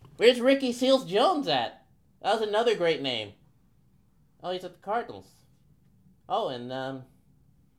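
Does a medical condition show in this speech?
No.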